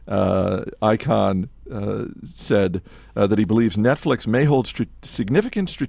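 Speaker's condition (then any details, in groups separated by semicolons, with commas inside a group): No condition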